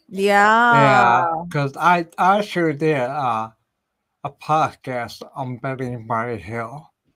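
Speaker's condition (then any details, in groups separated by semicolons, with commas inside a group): Ataxia; may slur speech, may sound drunk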